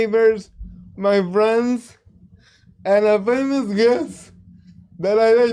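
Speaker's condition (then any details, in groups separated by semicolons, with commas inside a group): Cerebral palsy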